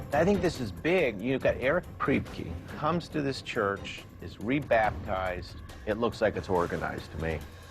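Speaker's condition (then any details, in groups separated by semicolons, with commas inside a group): No condition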